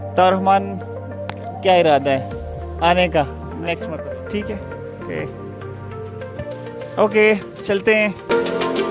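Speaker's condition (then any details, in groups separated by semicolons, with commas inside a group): No condition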